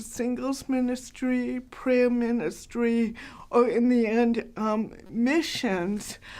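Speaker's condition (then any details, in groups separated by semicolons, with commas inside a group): Cerebral palsy, mild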